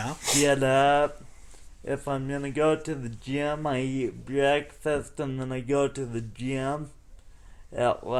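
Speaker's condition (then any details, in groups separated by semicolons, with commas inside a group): Cerebral palsy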